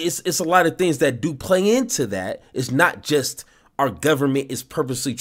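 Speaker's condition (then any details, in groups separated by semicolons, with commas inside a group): No condition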